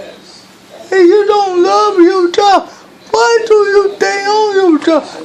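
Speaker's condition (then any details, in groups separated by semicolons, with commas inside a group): Cerebral palsy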